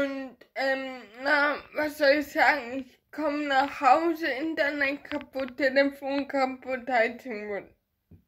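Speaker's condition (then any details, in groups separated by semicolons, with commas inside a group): Ataxia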